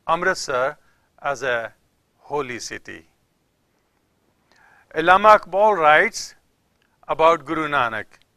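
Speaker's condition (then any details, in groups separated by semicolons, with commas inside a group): No condition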